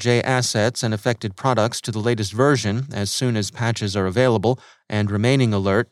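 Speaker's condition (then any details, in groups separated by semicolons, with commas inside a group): No condition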